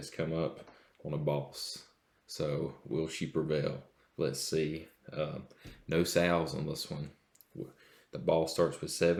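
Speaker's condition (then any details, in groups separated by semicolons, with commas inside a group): No condition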